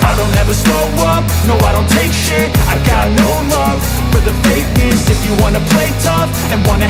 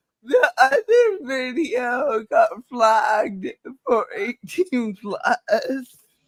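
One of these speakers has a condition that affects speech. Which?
The second: cerebral palsy; from birth, affects walking; cerebral palsy affects how she talks.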